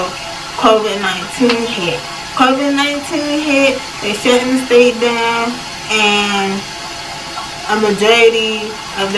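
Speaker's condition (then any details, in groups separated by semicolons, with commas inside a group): Cerebral palsy; from birth, left leg affected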